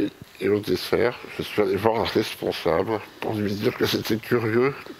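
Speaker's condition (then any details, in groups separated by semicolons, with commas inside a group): Myopathy; caused tetraplegia, wheelchair user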